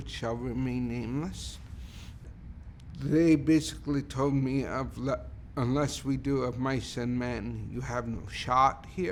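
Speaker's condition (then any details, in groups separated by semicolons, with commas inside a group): Cerebral palsy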